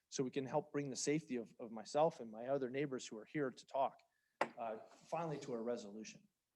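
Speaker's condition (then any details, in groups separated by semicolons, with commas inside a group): No condition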